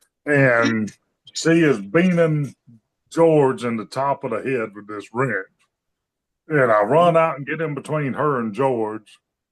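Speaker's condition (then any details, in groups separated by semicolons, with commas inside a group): No condition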